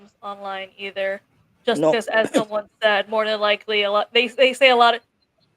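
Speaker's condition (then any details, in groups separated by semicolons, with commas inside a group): No condition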